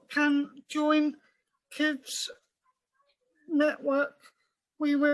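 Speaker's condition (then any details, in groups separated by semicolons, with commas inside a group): Cerebral palsy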